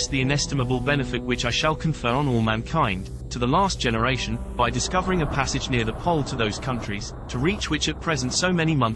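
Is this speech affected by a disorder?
No.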